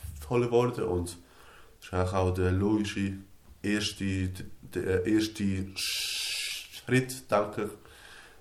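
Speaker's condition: Stuttering; stuttering since kindergarten, fairly severe then, remitted, returned strongly around fifth or sixth grade; much improved, still stutters at times, school speech therapy helped little, course with Kase helped much; formerly hectic, stressed speech, now deliberately slow speech with pauses; repeated sounds, prolonged sounds

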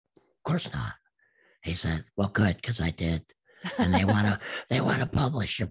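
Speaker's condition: Absent vocal cords; speech therapist saw no hope

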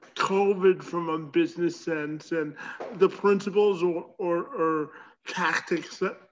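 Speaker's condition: Cerebral palsy; congenital, present since birth

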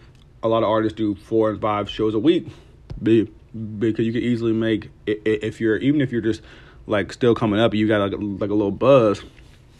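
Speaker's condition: Stuttering; stuttering problem, bullied for it growing up; stutter audible in recording; repeated sounds, repeated words

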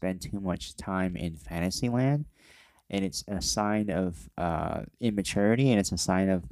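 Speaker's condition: Cleft lip and palate

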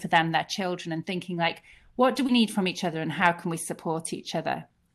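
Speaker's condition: No condition

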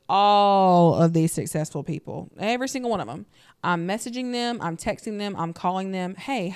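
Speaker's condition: No condition

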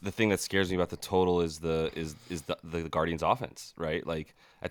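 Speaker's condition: No condition

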